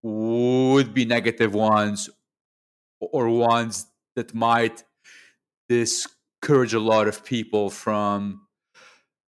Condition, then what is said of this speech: Stuttering. I stutter, your internet connection is fine.